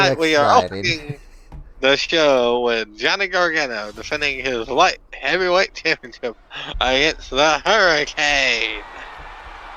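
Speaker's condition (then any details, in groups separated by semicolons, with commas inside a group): No condition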